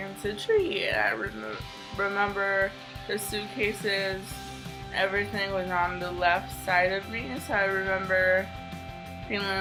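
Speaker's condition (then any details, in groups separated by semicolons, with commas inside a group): Cerebral palsy, mild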